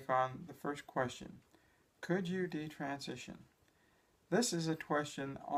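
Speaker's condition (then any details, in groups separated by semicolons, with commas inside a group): No condition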